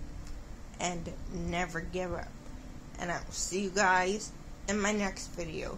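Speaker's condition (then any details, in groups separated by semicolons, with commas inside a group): Cerebral palsy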